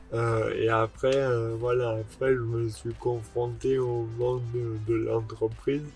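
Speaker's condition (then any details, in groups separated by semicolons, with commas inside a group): Dystonia; speech difficulties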